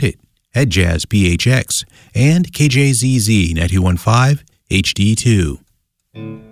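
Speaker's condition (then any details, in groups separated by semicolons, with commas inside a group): No condition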